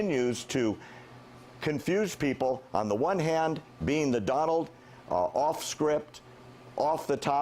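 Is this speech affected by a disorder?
No.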